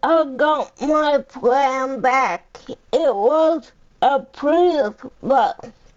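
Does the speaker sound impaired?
Yes: cerebral palsy; uses a power chair; 45 years old.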